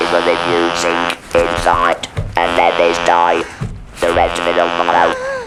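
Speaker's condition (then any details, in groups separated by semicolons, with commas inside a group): Laryngeal cancer with laryngectomy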